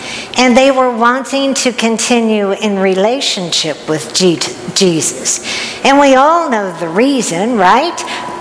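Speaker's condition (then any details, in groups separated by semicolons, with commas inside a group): No condition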